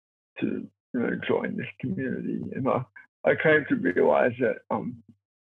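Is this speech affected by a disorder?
Yes: cerebral palsy; born two months premature.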